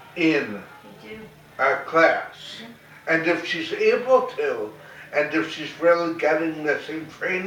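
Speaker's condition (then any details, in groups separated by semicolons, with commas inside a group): Cerebral palsy; very mild form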